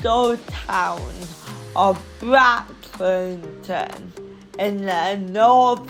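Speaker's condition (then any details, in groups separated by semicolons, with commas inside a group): Ataxic cerebral palsy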